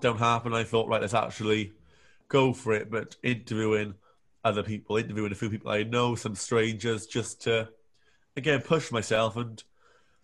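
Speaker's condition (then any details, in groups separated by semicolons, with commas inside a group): No condition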